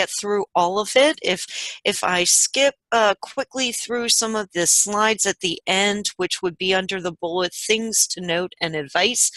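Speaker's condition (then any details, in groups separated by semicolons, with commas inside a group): No condition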